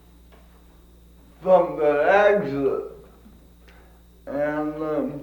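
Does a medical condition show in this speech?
Yes: cerebral palsy; from birth.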